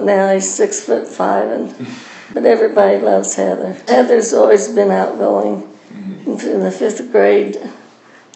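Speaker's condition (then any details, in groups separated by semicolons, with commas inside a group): Parkinson's; diagnosed at age 44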